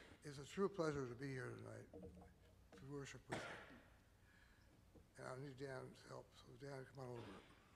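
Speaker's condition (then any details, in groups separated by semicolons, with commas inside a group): Parkinson's disease; loss of body control predicted, still exercising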